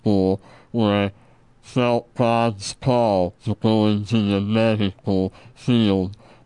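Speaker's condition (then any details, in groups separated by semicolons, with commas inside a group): Treacher Collins syndrome; congenital genetic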